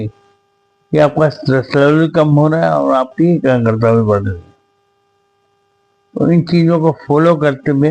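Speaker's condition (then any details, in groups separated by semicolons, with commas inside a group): Cerebral palsy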